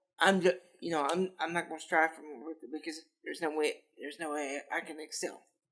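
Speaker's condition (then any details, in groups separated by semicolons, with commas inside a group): Cerebral palsy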